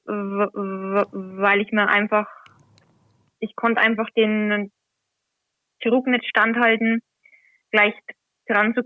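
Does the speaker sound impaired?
Yes: stuttering; covert stuttering for many years, aware from about age 10, hidden until 21; openly stuttering, regularly reads scripture aloud in church since January last year, nervous beforehand; not stutter-free when reading aloud, anticipates difficult words in advance, avoided words, trouble with t-words; here blocks.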